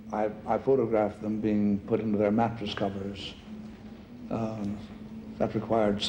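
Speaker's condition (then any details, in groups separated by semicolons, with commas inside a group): No condition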